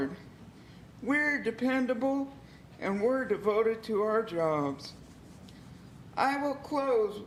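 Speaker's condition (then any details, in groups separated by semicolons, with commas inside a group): Cerebral palsy; has worked on speaking skills, more confident speaking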